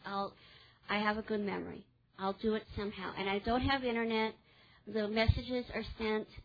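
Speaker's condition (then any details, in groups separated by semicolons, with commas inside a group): Cleft palate; congenital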